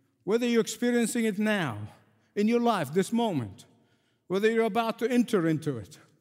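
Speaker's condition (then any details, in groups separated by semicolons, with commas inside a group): No condition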